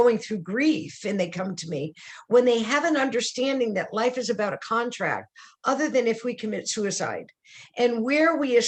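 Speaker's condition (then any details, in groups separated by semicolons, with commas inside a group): No condition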